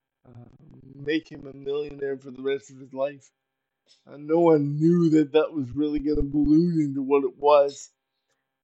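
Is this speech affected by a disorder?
Yes: cerebral palsy; uses power wheelchair.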